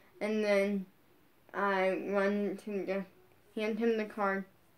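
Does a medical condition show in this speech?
Yes: brain injury.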